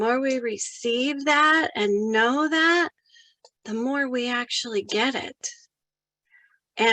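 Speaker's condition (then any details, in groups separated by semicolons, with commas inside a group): No condition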